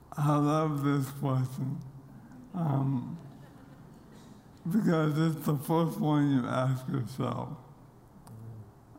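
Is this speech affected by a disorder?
Yes: ALS; progressive, continuing to lose abilities, physically changed, seen crawling on stage, fears last public speech.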